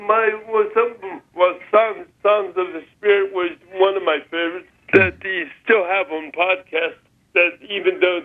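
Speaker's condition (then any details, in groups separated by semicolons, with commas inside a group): Spastic cerebral palsy; lifelong wheelchair use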